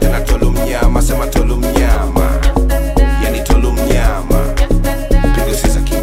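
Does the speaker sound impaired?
No.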